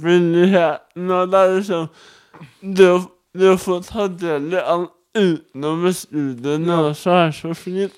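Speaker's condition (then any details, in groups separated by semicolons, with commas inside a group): Cerebral palsy; wheelchair user, needs personal assistance; speech difficulties, speech challenges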